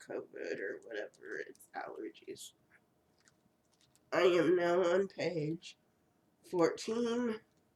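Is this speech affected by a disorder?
Yes: cerebral palsy.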